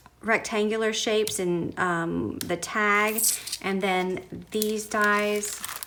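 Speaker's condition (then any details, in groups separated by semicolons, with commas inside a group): No condition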